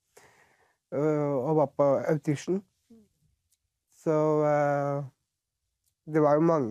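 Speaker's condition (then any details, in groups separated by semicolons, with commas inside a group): Down syndrome; present since birth; age 43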